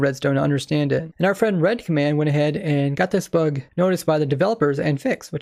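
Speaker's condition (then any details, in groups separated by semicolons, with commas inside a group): No condition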